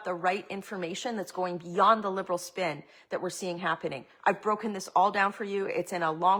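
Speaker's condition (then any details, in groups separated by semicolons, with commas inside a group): No condition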